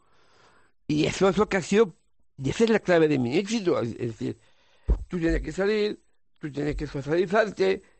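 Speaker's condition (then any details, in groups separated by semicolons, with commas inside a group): Down syndrome; trisomy 21, three copies of chromosome 21, genetic, congenital, age 47; lives alone with home help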